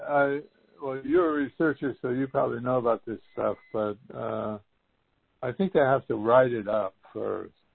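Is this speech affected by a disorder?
Yes: Parkinson's; stem cell infusions in Houston, infusions finished, assessment due in September; COVID caught on Houston trip, congestion, super sore throat, muscle ache.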